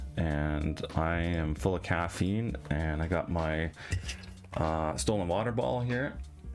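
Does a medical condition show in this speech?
No.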